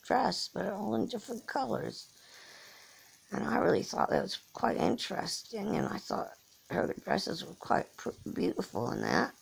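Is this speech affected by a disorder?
Yes: cerebral palsy; from birth.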